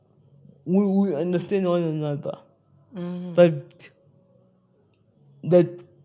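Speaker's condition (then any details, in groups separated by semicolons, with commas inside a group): Spastic cerebral palsy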